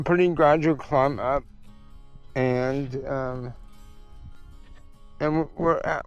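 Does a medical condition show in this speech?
Yes: cerebral palsy; tends to mess up words.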